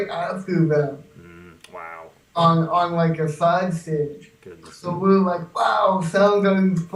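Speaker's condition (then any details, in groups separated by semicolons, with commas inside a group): Cerebral palsy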